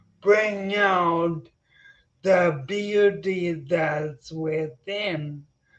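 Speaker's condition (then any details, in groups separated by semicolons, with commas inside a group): Spinocerebellar ataxia; genetic, progressive, brain stem atrophy, coordination and balance; onset at 26, slow progression, hand jerks; slightly staccato speech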